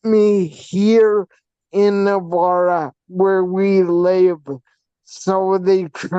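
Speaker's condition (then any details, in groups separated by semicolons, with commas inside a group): Facial paralysis from hydrocephalus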